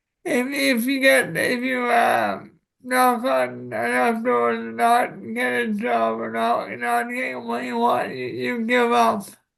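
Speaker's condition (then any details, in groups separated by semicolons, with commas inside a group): Cerebral palsy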